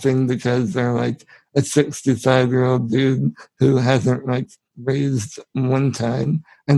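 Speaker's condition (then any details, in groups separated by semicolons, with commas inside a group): Spinal muscular atrophy; genetic, from birth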